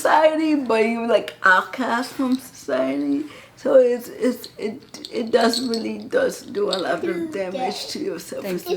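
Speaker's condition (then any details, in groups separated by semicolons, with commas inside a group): Cerebral palsy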